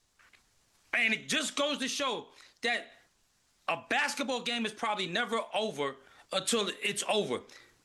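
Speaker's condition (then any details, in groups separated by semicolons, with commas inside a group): No condition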